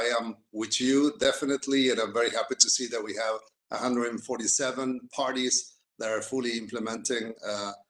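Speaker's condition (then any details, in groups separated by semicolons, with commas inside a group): No condition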